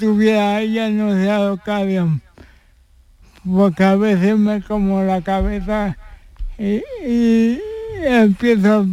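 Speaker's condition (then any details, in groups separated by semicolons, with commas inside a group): Cerebral palsy; since birth, needs extra support for daily living activities; attends Aspace Sevilla day centre for stimulation, needs adapted bus to reach centre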